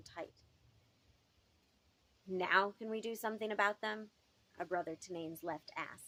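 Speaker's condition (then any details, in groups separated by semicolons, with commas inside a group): No condition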